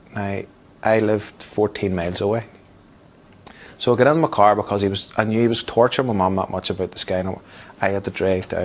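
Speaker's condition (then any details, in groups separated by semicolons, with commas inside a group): No condition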